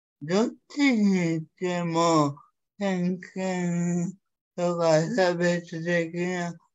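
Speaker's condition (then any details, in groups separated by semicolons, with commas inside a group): Cerebral palsy; physical disability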